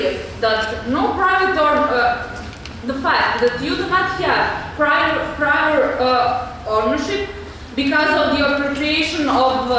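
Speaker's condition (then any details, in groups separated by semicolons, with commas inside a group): No condition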